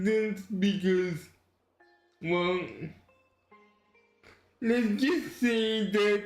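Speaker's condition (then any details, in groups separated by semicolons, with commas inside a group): Cerebral palsy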